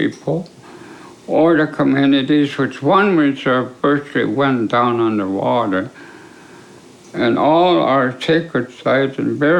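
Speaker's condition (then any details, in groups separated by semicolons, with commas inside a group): ALS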